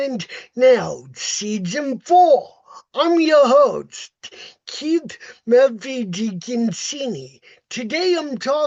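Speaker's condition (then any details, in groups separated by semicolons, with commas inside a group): Cerebral palsy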